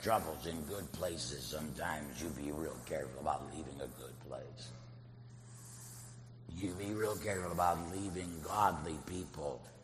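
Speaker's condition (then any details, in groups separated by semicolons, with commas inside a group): Laryngectomy, voice prosthesis; artificial voice via prosthesis, like a kazoo, earlier could barely whisper, voice much better now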